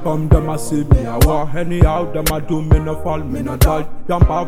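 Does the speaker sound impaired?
No.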